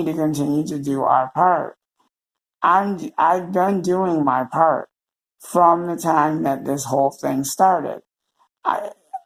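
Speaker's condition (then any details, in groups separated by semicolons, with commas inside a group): Cerebral palsy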